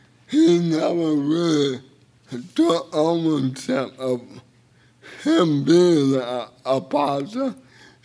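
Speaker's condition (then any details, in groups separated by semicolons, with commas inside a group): Cerebral palsy; involuntary hand movements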